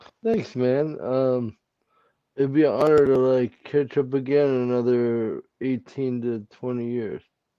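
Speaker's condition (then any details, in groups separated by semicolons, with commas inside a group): Cerebral palsy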